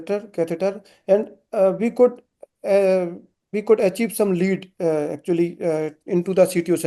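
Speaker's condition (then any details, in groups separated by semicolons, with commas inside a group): No condition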